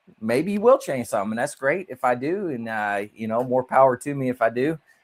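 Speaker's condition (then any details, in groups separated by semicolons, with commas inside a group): No condition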